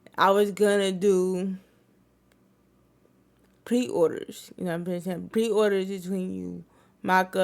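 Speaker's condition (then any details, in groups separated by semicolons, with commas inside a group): Cerebral palsy; runs out of breath talking, may sound like hard breathing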